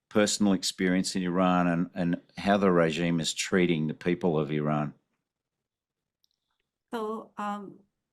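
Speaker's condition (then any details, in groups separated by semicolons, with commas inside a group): No condition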